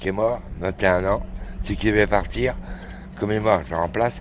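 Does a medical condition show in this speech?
Yes: throat cancer.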